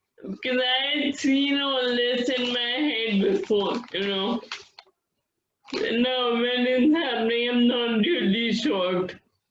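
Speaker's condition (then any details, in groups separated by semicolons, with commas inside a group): Friedreich's ataxia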